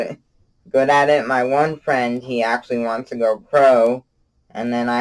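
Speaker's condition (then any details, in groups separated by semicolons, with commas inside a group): Cerebral palsy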